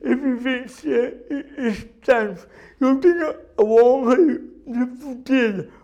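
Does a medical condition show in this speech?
Yes: cerebral palsy; neurological disability, not a disease; difficulty speaking but not communicating, voice may sound strange, listeners wrongly assume intellectual deficit.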